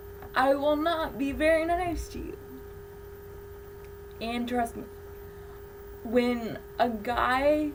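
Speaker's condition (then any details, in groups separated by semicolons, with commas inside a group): Cerebral palsy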